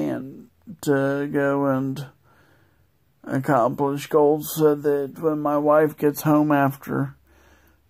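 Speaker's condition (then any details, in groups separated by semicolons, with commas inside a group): Multiple sclerosis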